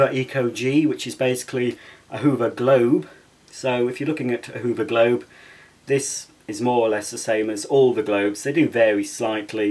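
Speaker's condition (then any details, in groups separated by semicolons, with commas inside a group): No condition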